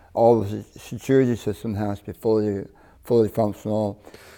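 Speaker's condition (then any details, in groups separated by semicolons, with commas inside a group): Tongue cancer, partial glossectomy; distinctive accent, relearned talking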